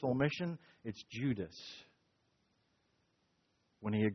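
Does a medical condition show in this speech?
No.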